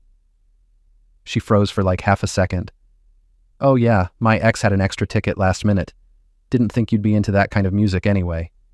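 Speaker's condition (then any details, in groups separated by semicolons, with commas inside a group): No condition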